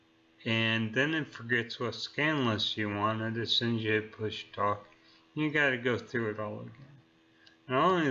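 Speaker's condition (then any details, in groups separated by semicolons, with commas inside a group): Neurological disease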